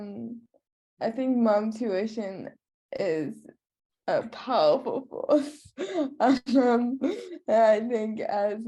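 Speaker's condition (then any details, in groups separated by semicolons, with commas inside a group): Cerebral palsy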